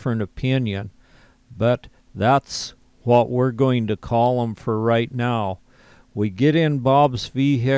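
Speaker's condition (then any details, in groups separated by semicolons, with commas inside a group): No condition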